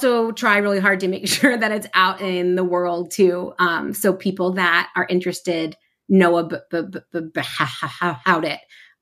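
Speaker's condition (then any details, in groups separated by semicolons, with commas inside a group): Stuttering; amount of stuttering, feeling stuck and physical tension fluctuate, stutters openly; repeated sounds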